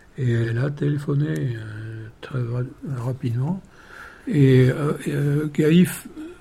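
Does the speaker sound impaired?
Yes: aphasia; severe at onset, three weeks in hospital, body nearly fully recovered, memory affected; attends GAIF aphasia association workshops including writing workshop, GAIF contacted by wife Marion.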